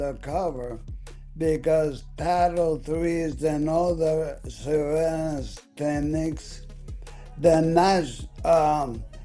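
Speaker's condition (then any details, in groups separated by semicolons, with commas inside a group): ALS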